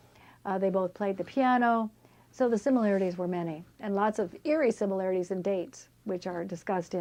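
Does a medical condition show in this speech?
No.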